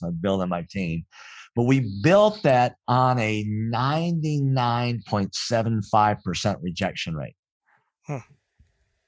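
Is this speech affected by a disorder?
Yes: cleft palate; congenital cleft palate.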